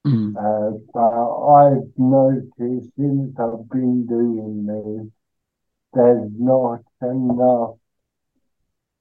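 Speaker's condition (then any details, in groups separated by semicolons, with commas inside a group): Cerebral palsy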